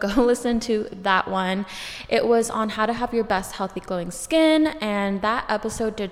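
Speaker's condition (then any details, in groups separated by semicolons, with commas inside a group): No condition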